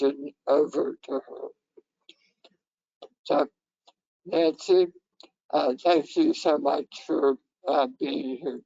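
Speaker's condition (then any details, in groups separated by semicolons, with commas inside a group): Head and neck cancer; left vagus nerve severed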